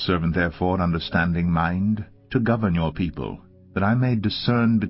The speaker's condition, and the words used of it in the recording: No condition.